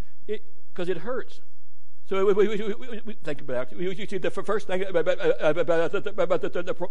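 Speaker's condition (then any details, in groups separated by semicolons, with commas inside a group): Stuttering; struggled with it for a while, adults at gadsdale said stutter barred preaching; more stuttering tonight, tired, feels an hour later after watch not set back; worse when tired, later in the day; repeated sounds, prolonged sounds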